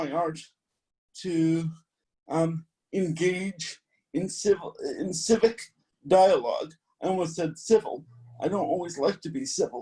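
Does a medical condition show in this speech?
Yes: cerebral palsy; spastic type.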